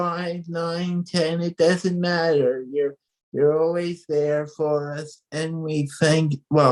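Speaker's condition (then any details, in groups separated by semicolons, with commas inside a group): Cerebral palsy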